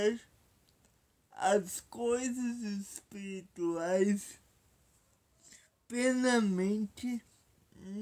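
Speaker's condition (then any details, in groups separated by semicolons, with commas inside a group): Paralysis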